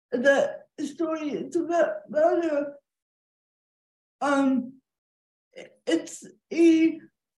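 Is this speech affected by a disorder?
Yes: cerebral palsy, quadriplegia; born 2.6 pounds at University of Michigan Hospital Ann Arbor, cannot use arms, legs; self-described clear voice, dry throat during talk, hosts want to understand better.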